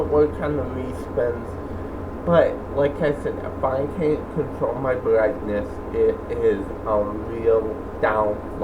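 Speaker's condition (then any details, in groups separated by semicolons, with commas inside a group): Cerebral palsy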